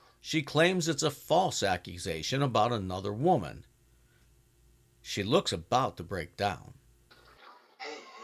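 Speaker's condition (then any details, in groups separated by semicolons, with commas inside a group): No condition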